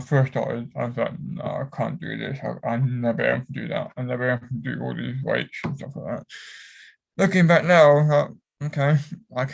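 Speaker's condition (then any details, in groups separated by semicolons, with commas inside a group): Cerebral palsy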